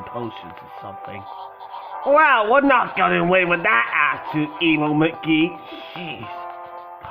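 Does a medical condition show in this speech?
No.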